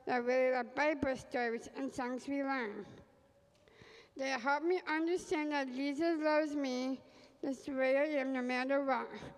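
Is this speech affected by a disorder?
Yes: Down syndrome; congenital, diagnosed before birth, born month early, intestinal surgery hours after birth, 17 days neonatal hospital; almost 28 years old, gives spoken testimony while pastor holds microphone; difficulty with speech development in childhood, used basic signs, early physical therapy to strengthen muscles.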